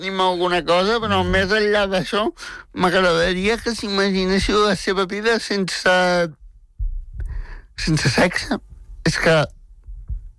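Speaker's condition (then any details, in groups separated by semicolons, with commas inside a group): Spastic tetraplegic cerebral palsy; twin embryo died in complex pregnancy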